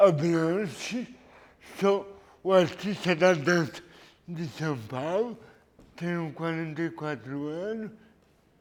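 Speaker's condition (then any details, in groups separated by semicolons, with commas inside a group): Cerebral palsy; lack of oxygen at birth, premature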